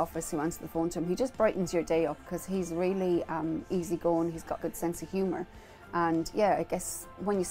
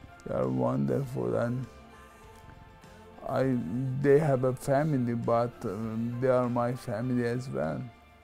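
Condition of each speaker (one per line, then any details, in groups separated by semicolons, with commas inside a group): No condition
Multiple sclerosis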